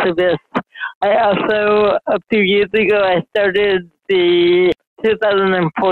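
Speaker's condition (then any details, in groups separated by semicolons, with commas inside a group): Mild cerebral palsy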